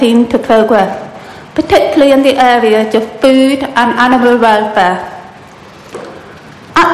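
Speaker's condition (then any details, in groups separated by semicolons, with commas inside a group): Profound deafness; mother taught basic speech before school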